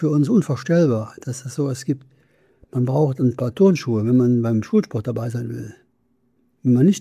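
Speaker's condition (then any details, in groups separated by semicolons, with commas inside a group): Parkinson's disease; numbness right foot, glasses slipped from hand, deep brain stimulation: two brainstem electrodes, pacemaker in chest; speech therapy trains facial muscles against freezing face and speech against decline, going well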